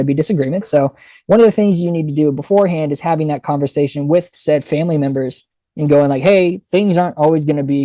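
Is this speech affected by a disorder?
No.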